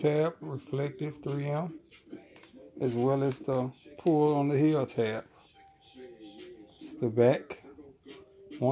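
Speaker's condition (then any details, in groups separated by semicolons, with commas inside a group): No condition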